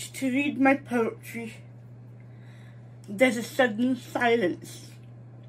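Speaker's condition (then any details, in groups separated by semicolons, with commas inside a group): Cerebral palsy, mild; struggles with speech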